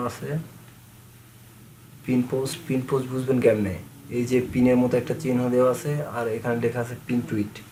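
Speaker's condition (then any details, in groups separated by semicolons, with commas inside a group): No condition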